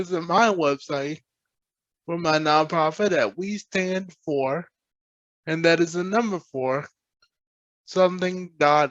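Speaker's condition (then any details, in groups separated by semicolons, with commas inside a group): Cerebral palsy; present from birth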